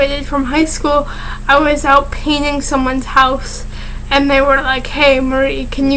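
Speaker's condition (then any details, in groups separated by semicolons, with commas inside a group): Cerebral palsy, mild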